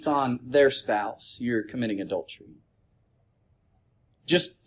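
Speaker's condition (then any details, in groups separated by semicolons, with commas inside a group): No condition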